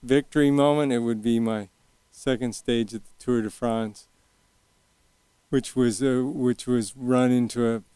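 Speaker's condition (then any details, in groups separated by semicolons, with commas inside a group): Early onset Parkinson's, young onset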